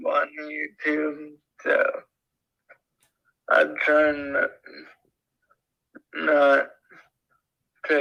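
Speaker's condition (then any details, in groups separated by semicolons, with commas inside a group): Cerebral palsy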